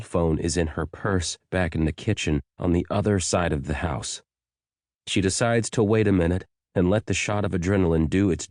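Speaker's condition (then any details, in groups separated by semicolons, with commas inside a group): No condition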